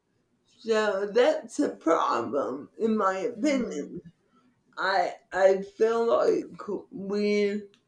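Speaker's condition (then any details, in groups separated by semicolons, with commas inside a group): Cerebral palsy; from birth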